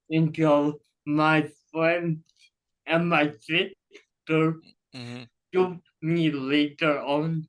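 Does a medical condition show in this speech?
Yes: cerebral palsy.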